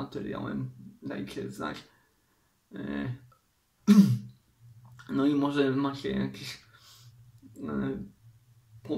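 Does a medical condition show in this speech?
Yes: cerebral palsy; uses wheelchair.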